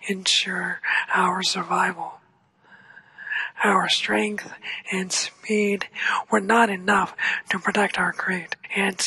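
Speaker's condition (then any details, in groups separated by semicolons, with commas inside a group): ALS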